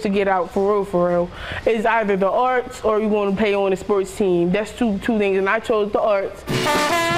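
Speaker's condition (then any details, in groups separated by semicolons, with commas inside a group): No condition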